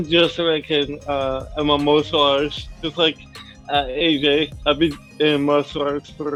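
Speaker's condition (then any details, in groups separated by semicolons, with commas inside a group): Cerebral palsy; from birth, lower limbs affected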